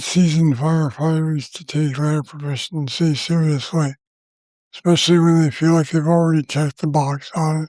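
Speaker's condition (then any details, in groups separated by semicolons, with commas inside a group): Parkinson's disease; deep brain stimulators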